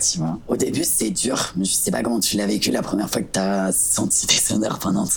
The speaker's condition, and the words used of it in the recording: Laryngectomy. Tu vivras plus longtemps dans ta vie avec cette nouvelle voix qu'avec l'ancienne.